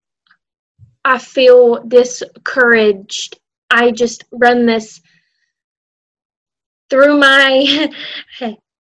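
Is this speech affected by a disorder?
Yes: stuttering; childhood onset, school speech therapy since learning to talk, Lamar University clinic therapy from senior year, age 19; adult, still stutters; stutters openly; here blocks.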